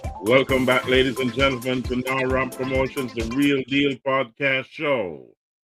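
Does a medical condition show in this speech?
No.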